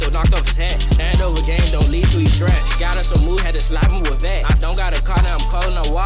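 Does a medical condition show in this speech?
No.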